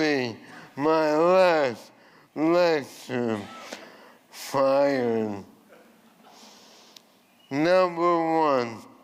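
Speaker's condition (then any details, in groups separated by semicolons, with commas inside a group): ALS; voice changed from earlier resonant voice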